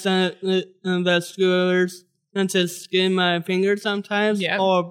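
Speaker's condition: Down syndrome

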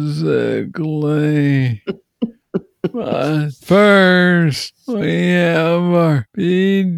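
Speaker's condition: Parkinson's disease; young onset

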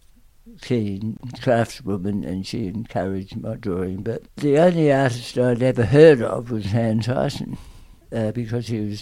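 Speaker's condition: Tongue cancer; aggressive tongue cancer

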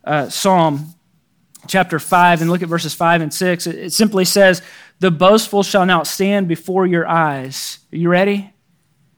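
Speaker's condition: No condition

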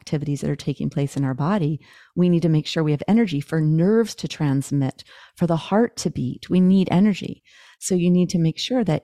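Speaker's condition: No condition

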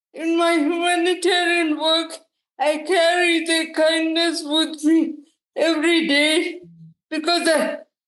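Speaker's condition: Cerebral palsy; diagnosed at 6 months old, quadriplegic

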